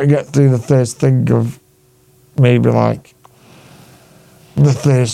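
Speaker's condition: Duchenne muscular dystrophy; night ventilator, past punctured lung on night ventilator, week in hospital, painful breathing in, healed itself

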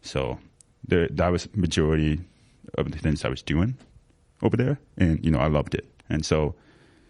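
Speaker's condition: Severe to profound hearing loss, sensorineural hearing loss; lost many language skills from late diagnosis

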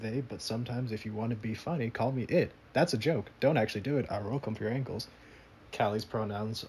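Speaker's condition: No condition

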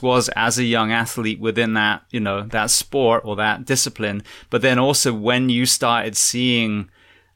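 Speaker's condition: No condition

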